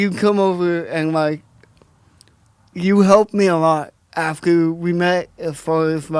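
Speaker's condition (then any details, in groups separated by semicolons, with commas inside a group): Cerebral palsy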